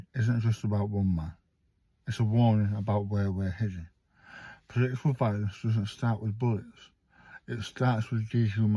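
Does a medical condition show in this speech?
Yes: stage 4 tongue cancer, hemiglossectomy.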